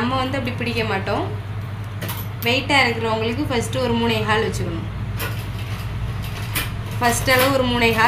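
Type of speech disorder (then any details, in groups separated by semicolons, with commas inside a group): None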